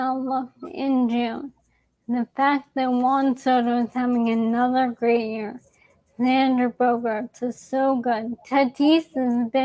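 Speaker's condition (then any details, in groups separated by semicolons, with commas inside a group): ALS; young onset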